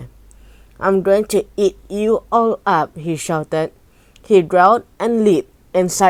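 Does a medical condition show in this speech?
No.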